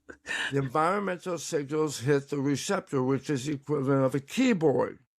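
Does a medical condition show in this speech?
Yes: tongue cancer; recovering, tongue exercises.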